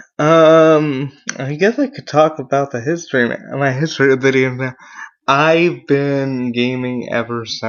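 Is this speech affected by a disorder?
Yes: cerebral palsy; mild.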